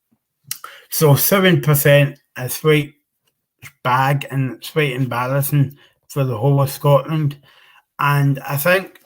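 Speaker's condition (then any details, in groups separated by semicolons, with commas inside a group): Cerebral palsy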